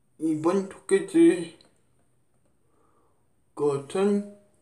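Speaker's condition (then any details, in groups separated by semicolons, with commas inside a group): Cerebral palsy; brain lesion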